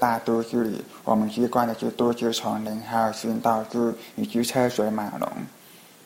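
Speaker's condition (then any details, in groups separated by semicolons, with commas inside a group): Hearing impairment; trouble following fast speech in Skype video meetings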